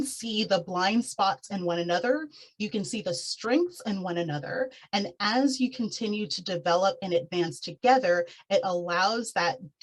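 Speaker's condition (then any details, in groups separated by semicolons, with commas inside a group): No condition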